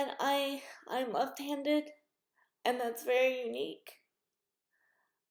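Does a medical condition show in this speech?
Yes: cerebral palsy.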